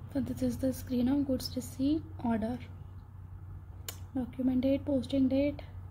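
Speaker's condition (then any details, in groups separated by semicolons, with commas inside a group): No condition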